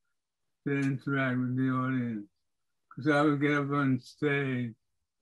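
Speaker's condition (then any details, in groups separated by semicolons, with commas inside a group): Parkinson's disease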